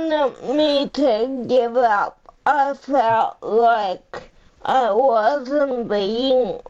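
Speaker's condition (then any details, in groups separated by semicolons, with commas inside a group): Cerebral palsy; uses a power chair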